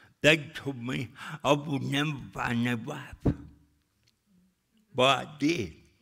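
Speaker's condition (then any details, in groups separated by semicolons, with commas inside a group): Cerebral palsy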